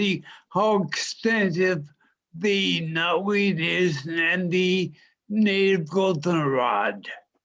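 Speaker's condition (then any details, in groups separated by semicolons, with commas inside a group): Neurological disorder; speech affected, tries speaking slowly and clearly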